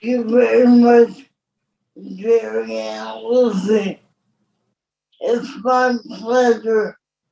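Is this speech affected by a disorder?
Yes: cerebral palsy; born very premature, staff help with Hoyer lift transfers in and out of bed.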